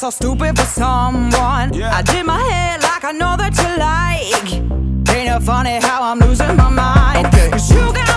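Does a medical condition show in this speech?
No.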